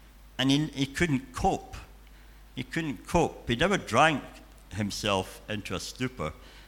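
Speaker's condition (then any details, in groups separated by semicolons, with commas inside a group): Cleft palate and cleft lip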